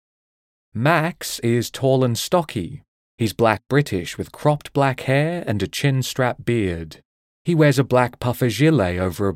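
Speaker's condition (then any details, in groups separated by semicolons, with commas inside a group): No condition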